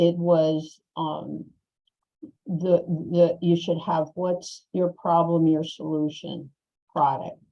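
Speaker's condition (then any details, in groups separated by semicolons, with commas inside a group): No condition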